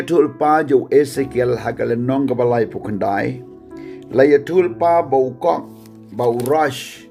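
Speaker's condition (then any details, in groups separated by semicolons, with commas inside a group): No condition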